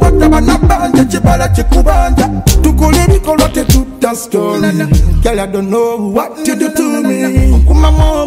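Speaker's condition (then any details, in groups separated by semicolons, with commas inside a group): No condition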